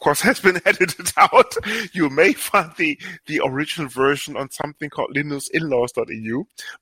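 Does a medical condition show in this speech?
No.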